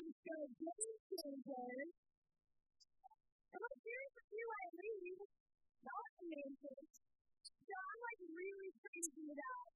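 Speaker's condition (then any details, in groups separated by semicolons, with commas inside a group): No condition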